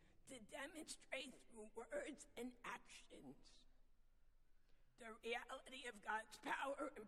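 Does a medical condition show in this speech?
Yes: vocal dysphonia; has taken away ability to sing.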